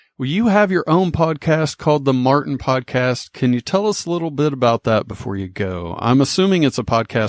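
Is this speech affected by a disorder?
No.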